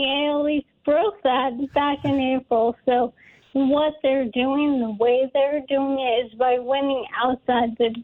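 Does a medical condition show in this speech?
Yes: ALS; diagnosed a while back.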